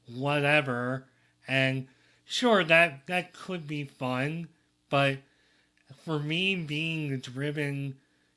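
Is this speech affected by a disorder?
Yes: cleft lip and palate.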